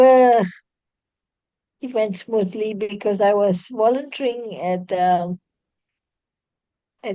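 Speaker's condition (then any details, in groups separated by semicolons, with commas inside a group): Cerebral palsy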